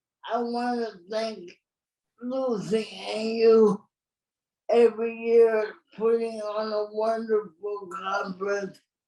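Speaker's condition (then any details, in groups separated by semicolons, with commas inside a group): Cerebral palsy; present from birth, premature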